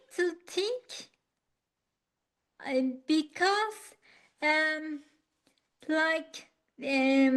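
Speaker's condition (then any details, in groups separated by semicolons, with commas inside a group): Acquired ataxia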